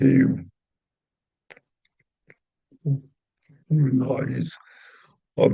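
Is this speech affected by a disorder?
Yes: cerebral palsy; intrathecal baclofen pump.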